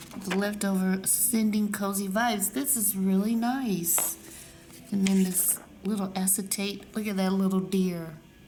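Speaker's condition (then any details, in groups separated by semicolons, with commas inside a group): No condition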